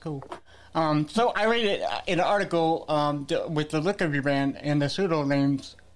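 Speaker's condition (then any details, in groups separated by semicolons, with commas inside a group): Cerebral palsy; back pain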